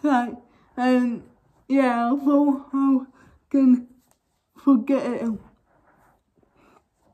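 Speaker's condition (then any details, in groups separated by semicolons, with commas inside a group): Cerebral palsy; uses feeding aid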